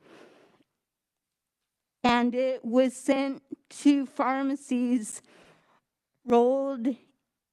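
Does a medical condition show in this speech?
Yes: cerebral palsy; spasticity.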